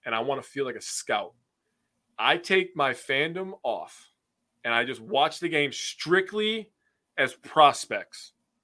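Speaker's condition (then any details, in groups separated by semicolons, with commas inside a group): No condition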